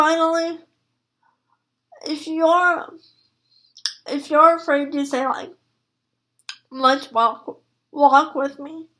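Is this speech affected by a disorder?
Yes: spastic quadriplegic cerebral palsy.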